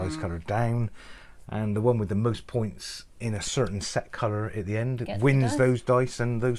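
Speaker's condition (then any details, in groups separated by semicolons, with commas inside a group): No condition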